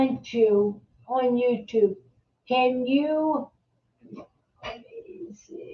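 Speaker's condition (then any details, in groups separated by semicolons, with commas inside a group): Multiple sclerosis; secondary progressive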